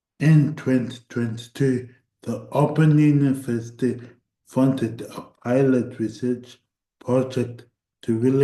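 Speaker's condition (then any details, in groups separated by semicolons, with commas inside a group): Cerebral palsy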